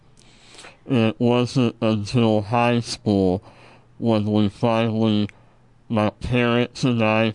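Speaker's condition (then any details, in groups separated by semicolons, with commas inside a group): Treacher Collins syndrome; congenital genetic, no ears or ear canals, no eye sockets or cheekbones, jaw deformities, cleft palate; about 30 surgeries reconstructing whole facial skeleton, bone conduction hearing aids, hears through bones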